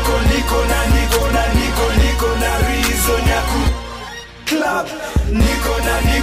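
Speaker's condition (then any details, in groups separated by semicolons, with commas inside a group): No condition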